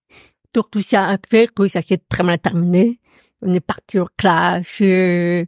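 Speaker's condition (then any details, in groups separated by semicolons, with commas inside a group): Profound congenital deafness; accent from deafness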